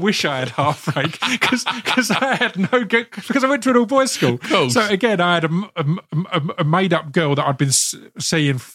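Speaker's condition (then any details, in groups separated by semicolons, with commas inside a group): Stutter; worsened around GCSE years, parents tried speech therapist, then hypnotist for relaxation; stammer worsened in secondary school, prohibitive in places, hypnotist aimed at less stammering, less concern; repeated words, prolonged sounds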